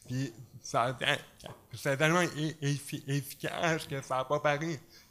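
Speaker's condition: Cerebral palsy with stuttering; movement affected; scripted stuttering jokes, once rejected at audition for stuttering too much, later unnoticed

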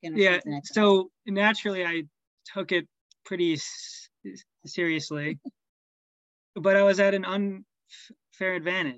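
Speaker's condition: Stuttering; developmental stuttering, onset at age 7 just before first grade, extended family history; age 24, about 17 years since onset, no longer afraid of stuttering; still stutters, grew more prominent in childhood, formerly avoided speaking, past fluency-technique therapy with breathing, later acceptance therapy with Josh, tried psychiatrist-prescribed stuttering medication; prolonged sounds, blocks

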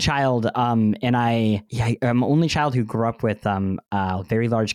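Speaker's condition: Cleft lip and palate; bandaged

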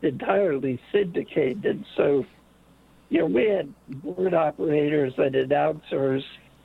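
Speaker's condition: Late-onset Pompe disease; service dog Coppola from Canine Companions

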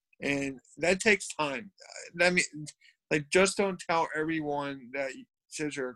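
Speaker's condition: Cerebral palsy; cerebral palsy since birth

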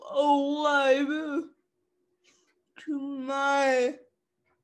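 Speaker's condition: Cerebral palsy; uses songs to get point across

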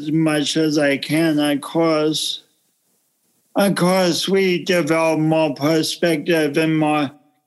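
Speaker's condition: Cerebral palsy; from birth, oxygen loss from prolapsed kinked umbilical cord, coordination differences, unique walking style; pronounced speech impediment, speech therapy, OT and PT in childhood in the 80s

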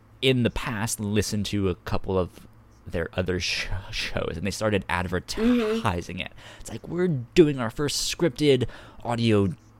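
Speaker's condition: Stuttering; described as speech impediment; stutters when talking, stutter sometimes mistaken for shivering from cold; repeated sounds, prolonged sounds, blocks

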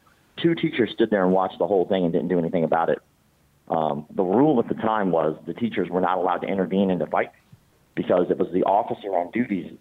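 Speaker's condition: Cleft palate; congenital

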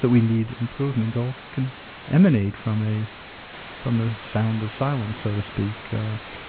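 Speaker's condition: No condition

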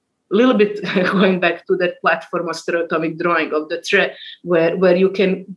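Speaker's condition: No condition

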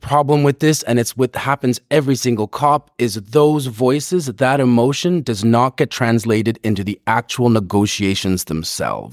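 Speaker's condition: No condition

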